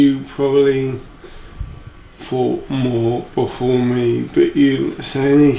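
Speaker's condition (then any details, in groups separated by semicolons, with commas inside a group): Motor neurone disease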